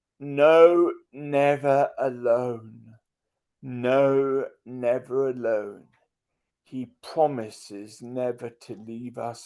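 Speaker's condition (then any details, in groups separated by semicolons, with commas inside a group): Multiple sclerosis; wheelchair user, cannot walk, recently hospitalized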